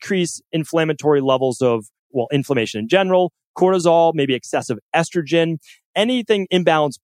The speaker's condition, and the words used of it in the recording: No condition.